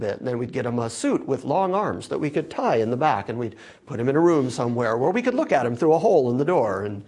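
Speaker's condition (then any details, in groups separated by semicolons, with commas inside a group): No condition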